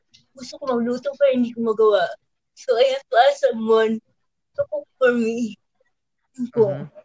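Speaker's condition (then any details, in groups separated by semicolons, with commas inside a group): Cerebral palsy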